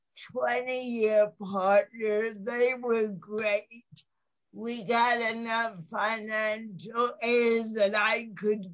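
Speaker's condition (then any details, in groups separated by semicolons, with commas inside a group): Cerebral palsy; lifelong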